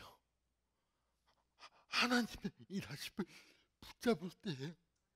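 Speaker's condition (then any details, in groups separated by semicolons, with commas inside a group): Cerebral palsy; fairly severe in childhood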